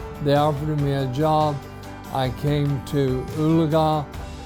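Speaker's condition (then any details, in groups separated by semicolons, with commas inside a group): ALS; few months since diagnosis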